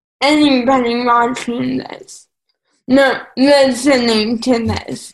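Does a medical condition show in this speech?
Yes: cerebral palsy; some mental developmental delay.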